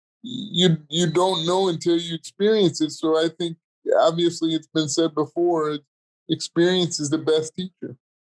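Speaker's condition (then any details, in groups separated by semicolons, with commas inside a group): Cerebral palsy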